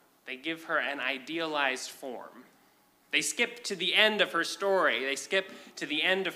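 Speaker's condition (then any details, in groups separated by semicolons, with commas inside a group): No condition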